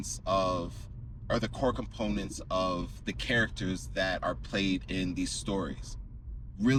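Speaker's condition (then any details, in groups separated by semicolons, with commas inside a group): No condition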